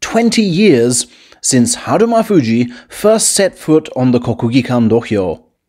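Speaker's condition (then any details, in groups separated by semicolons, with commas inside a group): No condition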